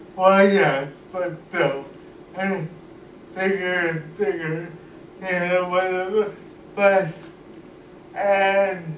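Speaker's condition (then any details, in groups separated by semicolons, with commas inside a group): Cerebral palsy; cannot walk, uses wheelchair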